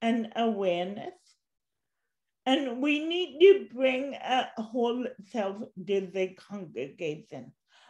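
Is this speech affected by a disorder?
Yes: cerebral palsy.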